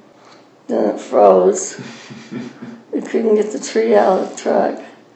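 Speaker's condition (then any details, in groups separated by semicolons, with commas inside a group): Parkinson's; diagnosed at age 44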